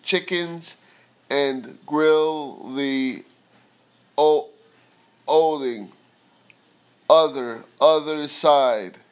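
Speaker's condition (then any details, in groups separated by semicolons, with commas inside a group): Aphasia after stroke; aphasia caused by stroke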